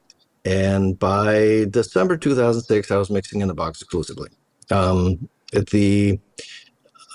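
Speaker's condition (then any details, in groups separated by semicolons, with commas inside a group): No condition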